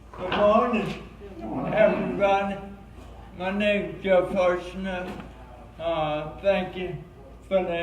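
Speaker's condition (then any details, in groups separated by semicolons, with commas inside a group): Cerebral palsy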